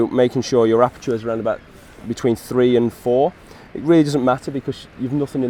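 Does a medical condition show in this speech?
No.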